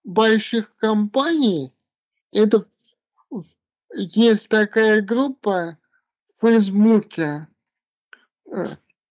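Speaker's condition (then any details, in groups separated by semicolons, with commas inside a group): Cerebral palsy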